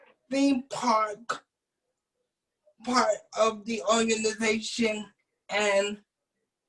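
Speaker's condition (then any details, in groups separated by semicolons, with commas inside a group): Cerebral palsy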